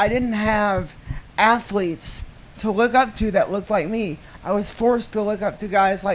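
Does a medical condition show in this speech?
Yes: cerebral palsy; lifelong wheelchair user.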